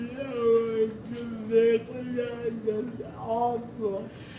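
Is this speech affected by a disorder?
Yes: cerebral palsy; severe, cannot walk, feed or dress self; dysarthric, reduced lung capacity, prolonged talking effortful, speech recognition failed.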